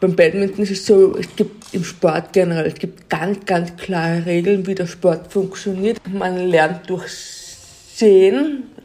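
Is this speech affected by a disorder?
Yes: deafness; learned sign language only from age 17, uses sign language interpreters; learned to speak over time despite deafness.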